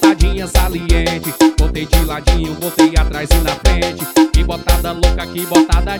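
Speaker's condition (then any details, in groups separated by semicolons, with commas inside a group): No condition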